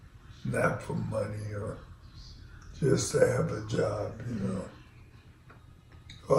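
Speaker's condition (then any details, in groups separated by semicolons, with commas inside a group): ALS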